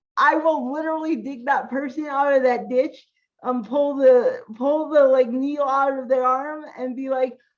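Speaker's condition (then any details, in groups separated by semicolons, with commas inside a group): Cerebral palsy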